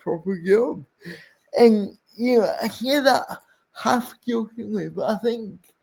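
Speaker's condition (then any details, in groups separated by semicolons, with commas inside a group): Cerebral palsy; speech impairment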